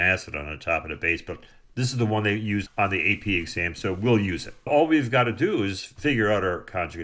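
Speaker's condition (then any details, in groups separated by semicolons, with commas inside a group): No condition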